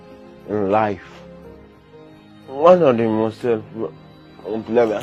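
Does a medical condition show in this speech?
Yes: cerebral palsy.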